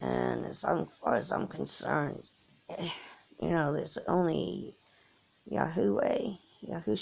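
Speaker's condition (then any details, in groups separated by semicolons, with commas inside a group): Cerebral palsy; from birth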